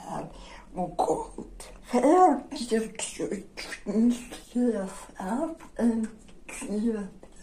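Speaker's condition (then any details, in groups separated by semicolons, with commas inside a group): Generalized dystonia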